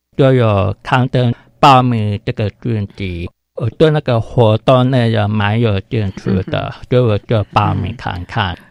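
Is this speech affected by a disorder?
Yes: hearing impairment; congenitally deaf, hearing aid, attended Shuanglian elementary hearing resource class, mainstream schools, uses spoken and sign language; wears hearing aid; spoken clarity below typical speakers, spoken language learned with difficulty in childhood.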